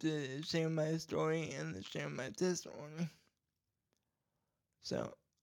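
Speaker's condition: Cerebral palsy; speech problem, voice goes in and out sometimes

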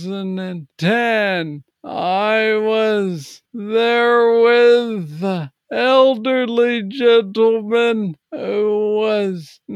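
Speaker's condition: Parkinson's disease, young onset; Parkinson's disease diagnosed at age 35

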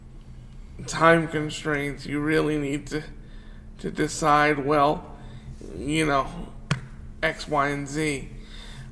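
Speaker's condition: Cerebral palsy; wheelchair user

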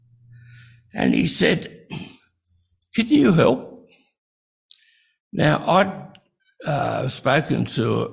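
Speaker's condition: Breathing-related speech difficulty; insufficient breathing while speaking; a lot of trouble speaking from insufficient breathing

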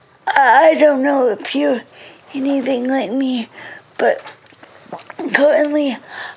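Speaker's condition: Cerebral palsy; speech affected, reading very slow

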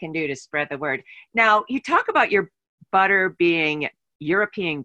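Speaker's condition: No condition

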